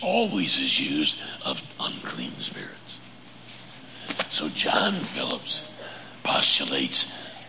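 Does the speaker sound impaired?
Yes: laryngeal cancer; vocal cord cancer, prior chemo and radiation, 35 treatments over about seven weeks; deep raspy 'Batman voice', much weaker than before, prosthesis speech planned after laryngectomy.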